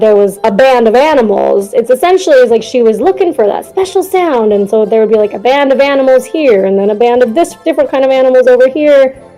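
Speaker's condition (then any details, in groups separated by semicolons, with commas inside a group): No condition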